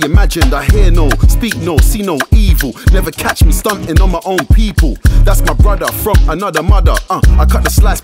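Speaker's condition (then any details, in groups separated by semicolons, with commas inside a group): No condition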